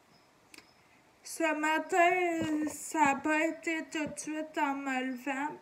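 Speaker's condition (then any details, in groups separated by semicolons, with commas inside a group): Ataxia; degenerative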